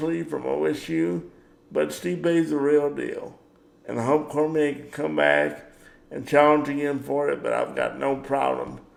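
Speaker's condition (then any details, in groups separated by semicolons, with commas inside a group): Cerebral palsy; power wheelchair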